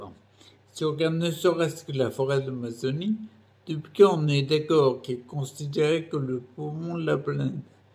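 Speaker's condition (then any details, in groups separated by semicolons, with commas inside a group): Primary progressive multiple sclerosis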